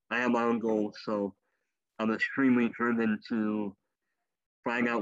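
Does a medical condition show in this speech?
Yes: cleft lip and palate; former wheelchair user.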